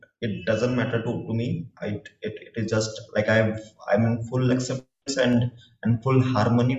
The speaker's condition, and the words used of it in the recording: Stuttering. And since I started to talk with, you know, with more and more exposure to different scenarios, I am becoming good in articulating my views.